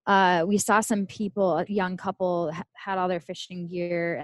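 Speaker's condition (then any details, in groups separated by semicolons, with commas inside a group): No condition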